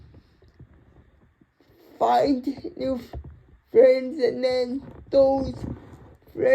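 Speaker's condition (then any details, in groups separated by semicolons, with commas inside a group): Cerebral palsy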